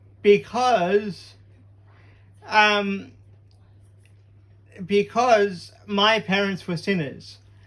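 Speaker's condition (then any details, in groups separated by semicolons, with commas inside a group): Cerebral palsy; cerebral palsy, physical disability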